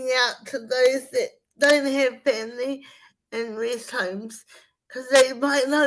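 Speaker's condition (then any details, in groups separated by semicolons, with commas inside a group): Spastic cerebral palsy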